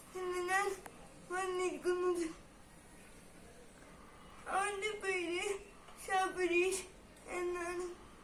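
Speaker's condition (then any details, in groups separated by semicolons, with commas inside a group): Cerebral palsy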